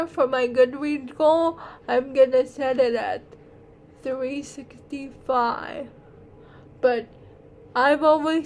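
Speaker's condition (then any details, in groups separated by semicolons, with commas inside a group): Cerebral palsy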